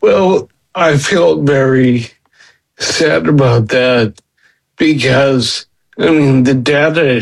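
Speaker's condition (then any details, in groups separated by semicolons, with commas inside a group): Friedreich's ataxia; diagnosed at 19, 28 years ago, progressive, early balance and gait problems, wheelchair user about 25 years; speech slowed with progression, improved on Skyclarys, more confident, asked less to repeat, swallowing improved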